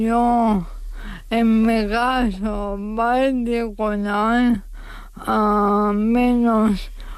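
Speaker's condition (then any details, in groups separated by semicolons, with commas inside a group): ALS; diagnosed at about age 35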